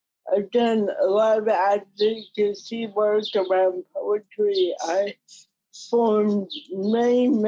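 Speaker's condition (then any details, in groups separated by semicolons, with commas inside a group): Cerebral palsy; mild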